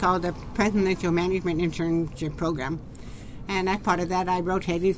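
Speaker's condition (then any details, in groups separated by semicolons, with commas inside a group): Deafness, profound, genetic, severe; deaf-sounding voice, mistaken for drunk slurring, sometimes taken as German accent, speech learned while hearing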